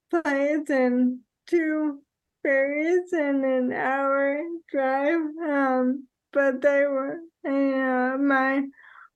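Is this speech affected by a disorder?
Yes: ALS; diagnosed 2014, onset with a finger not working, diagnosis delayed; about 10 years since diagnosis, exercise as intervention, running marathons.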